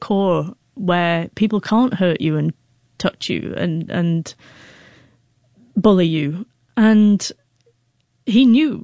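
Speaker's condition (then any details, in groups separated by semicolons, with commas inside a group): Stutter; covert stutter, childhood onset noticed early by mother, fluency-focused speech therapy in 1990s when older; mild, not very noticeable, hidden through avoidance strategies; swaps words, picks easier words, avoids speaking, rarely stutters openly; repeated words, prolonged sounds, blocks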